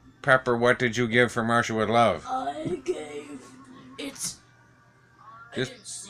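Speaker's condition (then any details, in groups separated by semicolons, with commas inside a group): No condition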